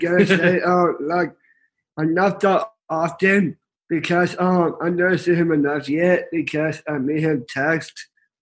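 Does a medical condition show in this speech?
Yes: Down syndrome.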